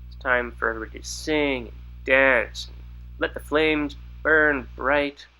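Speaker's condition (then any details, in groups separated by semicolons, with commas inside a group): No condition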